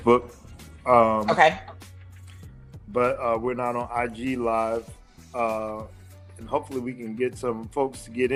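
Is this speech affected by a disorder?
No.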